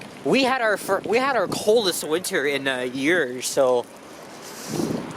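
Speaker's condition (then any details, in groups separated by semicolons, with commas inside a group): No condition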